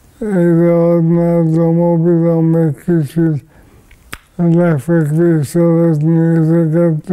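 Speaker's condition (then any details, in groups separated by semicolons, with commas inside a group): ALS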